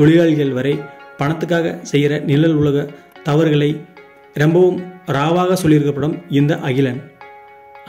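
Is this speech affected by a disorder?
No.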